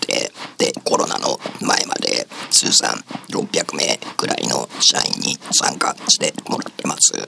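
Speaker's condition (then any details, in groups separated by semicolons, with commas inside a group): Laryngectomy, esophageal speech; learned at 銀齢会 voice class, attended two and a half years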